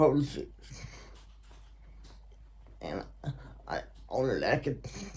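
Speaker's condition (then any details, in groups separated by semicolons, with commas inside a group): Secondary intracranial hypertension; progressive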